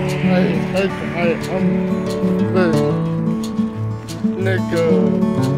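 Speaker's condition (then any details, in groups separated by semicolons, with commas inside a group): Cerebral palsy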